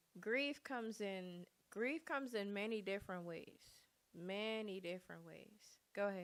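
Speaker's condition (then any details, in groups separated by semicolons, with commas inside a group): No condition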